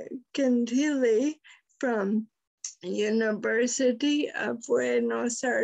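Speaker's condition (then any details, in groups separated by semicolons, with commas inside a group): Friedreich's ataxia; diagnosed about 20 years ago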